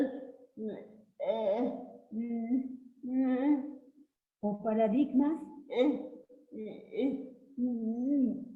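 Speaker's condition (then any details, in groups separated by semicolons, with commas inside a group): Cerebral palsy; since birth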